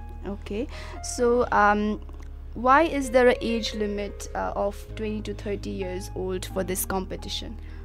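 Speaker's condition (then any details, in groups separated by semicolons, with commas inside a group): No condition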